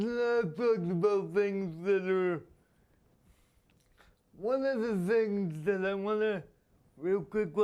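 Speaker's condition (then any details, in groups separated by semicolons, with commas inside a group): Spastic quadriplegia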